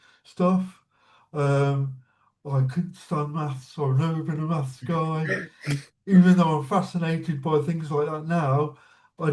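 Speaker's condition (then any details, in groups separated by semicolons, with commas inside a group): Cerebral palsy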